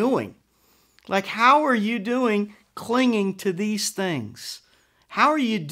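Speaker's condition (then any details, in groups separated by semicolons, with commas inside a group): No condition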